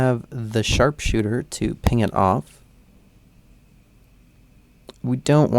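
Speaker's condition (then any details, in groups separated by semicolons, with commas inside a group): No condition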